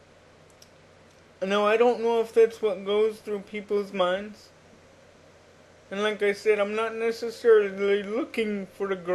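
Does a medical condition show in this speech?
Yes: cerebral palsy.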